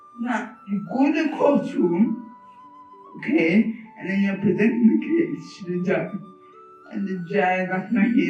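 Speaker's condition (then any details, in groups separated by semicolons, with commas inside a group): Cerebral palsy; voice barely audible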